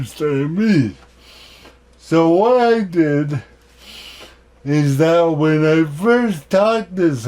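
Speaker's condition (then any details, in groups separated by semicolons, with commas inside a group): Cerebral palsy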